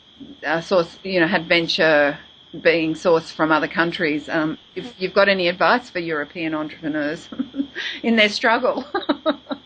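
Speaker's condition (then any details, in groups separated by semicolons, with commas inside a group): No condition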